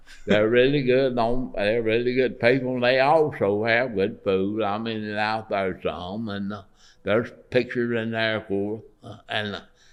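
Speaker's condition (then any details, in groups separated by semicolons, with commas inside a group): Parkinson's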